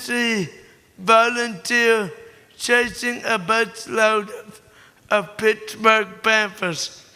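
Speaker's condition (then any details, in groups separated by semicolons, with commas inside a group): Cerebral palsy; born premature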